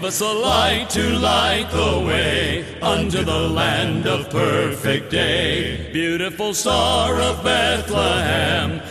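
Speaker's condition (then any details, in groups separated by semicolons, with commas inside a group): No condition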